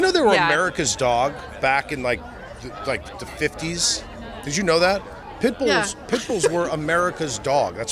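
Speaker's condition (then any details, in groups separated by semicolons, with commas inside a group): No condition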